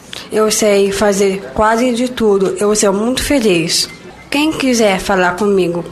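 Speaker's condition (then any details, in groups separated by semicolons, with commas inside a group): Down syndrome; trisomy 21, genetic, present from birth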